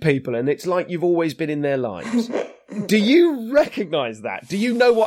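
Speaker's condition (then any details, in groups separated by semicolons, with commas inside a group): No condition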